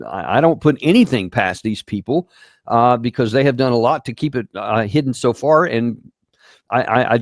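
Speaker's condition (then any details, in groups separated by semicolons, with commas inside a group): No condition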